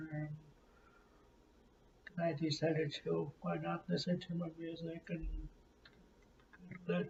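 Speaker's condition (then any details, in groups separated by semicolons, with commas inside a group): Cerebral palsy; from birth or womb, arm spasms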